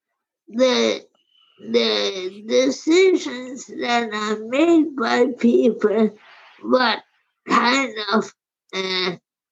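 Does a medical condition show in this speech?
Yes: primary lateral sclerosis; primary lateral sclerosis at least 20 years, age 80, wheelchair use, dr. Levitz at Lehigh Neurology, dr. Macken; progressing, physical and occupational therapy, ALS clinic, ALS support group, ALS Association Philadelphia support; slurred speech, difficulty swallowing, speech too affected to continue working.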